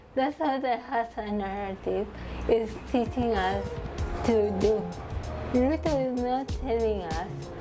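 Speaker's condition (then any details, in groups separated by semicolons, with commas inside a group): Cerebral palsy; from birth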